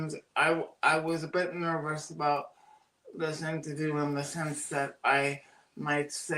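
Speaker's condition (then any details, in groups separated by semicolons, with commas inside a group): Cerebral palsy; oxygen loss at birth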